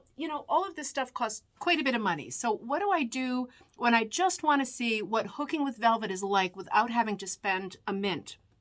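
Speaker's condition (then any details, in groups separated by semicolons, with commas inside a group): No condition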